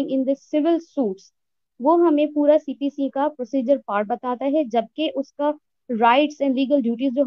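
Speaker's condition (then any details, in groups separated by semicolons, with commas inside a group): No condition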